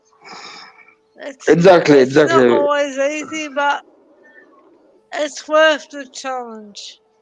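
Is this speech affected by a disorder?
Yes: cerebral palsy.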